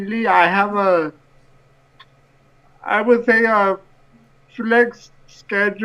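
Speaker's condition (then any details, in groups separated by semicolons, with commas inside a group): Cerebral palsy; from birth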